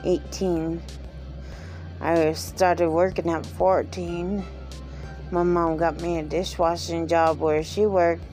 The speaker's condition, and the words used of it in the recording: Cerebral palsy. I have seizures, it messes with my speech and my motor skills.